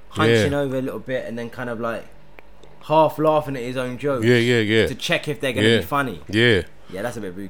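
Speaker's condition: No condition

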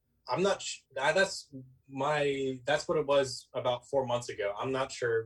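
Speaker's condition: Stuttering; little talking until sixth grade; speaks at length in podcast interview, host says doing great; dislikes talking, unsure how able to speak now; prolonged sounds

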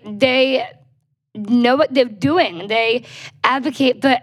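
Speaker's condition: Down syndrome

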